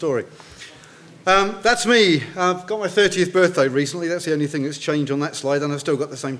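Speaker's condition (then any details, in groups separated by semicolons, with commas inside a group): No condition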